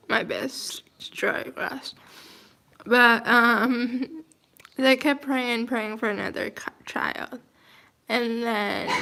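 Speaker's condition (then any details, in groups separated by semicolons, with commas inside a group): Cerebral palsy, mild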